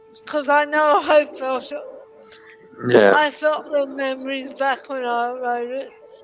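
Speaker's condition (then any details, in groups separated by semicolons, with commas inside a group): Cerebral palsy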